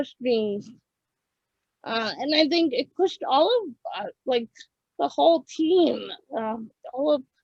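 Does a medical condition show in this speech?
Yes: cerebral palsy; birth oxygen deprivation.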